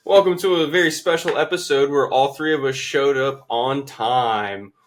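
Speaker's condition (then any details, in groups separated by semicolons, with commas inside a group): No condition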